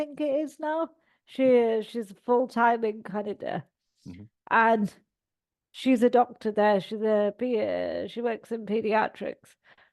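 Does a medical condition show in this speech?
Yes: cerebral palsy; all four limbs.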